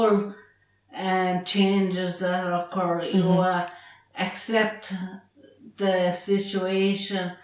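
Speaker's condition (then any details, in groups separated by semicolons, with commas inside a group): Traumatic brain injury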